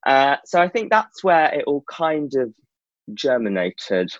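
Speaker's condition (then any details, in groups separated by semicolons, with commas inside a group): No condition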